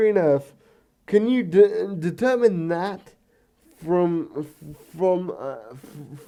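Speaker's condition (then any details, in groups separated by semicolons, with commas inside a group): Cerebral palsy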